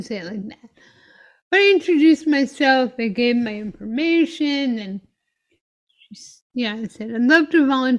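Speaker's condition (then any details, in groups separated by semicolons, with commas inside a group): Myotonic dystrophy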